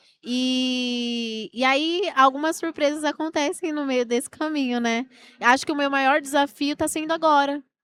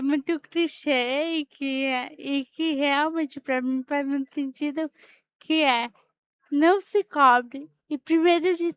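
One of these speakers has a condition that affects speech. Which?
The second: cerebral palsy; from birth, oxygen deprivation at delivery, physical only.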